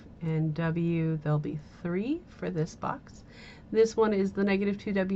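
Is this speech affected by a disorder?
No.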